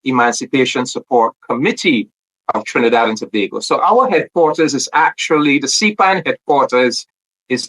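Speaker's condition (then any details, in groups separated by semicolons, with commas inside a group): No condition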